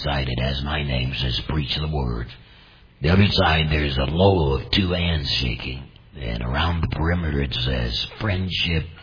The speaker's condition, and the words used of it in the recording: Laryngectomy. But if you'll listen carefully, you won't have any problem hearing him.